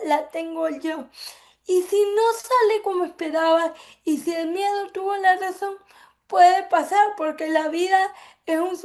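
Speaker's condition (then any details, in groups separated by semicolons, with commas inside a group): Cerebral palsy; from birth; affects speech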